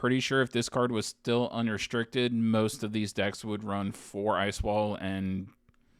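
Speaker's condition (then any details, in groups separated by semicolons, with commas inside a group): No condition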